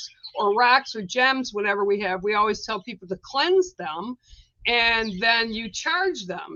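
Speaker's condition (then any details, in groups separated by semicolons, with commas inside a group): No condition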